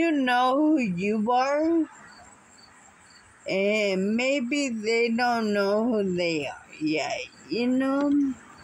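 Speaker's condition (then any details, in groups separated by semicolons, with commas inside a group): Muscular dystrophy; unable to walk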